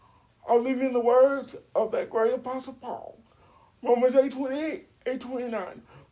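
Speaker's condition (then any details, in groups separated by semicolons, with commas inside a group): Cerebral palsy; uses wheelchair, age 42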